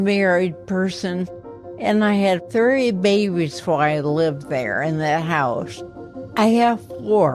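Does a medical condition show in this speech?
Yes: ataxia; progressive, affects motor skills and voice.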